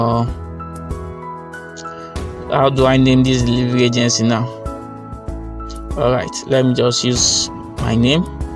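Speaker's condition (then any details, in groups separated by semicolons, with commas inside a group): No condition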